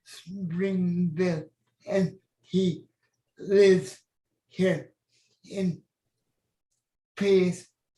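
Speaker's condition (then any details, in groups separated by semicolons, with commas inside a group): Cerebral palsy; wheelchair user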